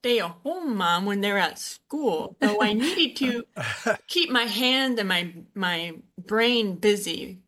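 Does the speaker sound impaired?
Yes: Usher syndrome, born deaf; Usher syndrome type 2, born deaf or hard of hearing, hearing aids from age 2, vision loss, diagnosed age 19; no balance issues, uses hearing aids, signs.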